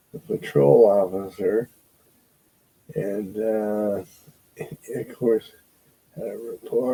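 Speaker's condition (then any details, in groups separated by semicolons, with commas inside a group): Parkinson's disease; loses train of thought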